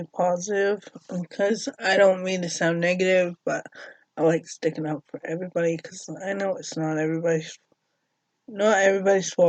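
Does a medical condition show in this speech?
Yes: cerebral palsy; uses walker, no wheelchair.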